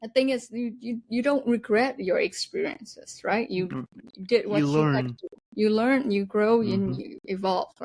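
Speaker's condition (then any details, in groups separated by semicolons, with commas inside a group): No condition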